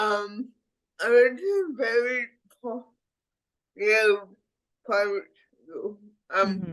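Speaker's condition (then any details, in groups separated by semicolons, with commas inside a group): Cerebral palsy; speech impediment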